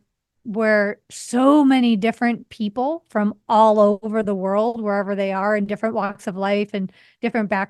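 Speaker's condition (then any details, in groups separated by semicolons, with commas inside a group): No condition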